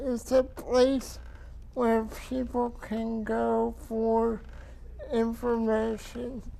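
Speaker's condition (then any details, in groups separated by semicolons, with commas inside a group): Cerebral palsy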